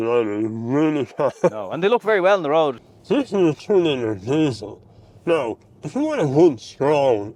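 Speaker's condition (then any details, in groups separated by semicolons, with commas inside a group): Mouth cancer surgery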